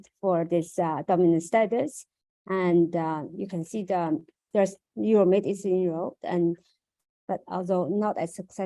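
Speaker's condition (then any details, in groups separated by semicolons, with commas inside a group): No condition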